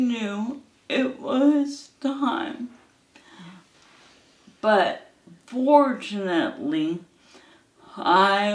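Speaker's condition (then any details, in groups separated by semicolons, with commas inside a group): ALS; hand onset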